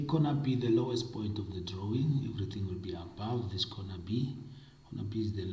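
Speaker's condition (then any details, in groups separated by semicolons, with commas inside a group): No condition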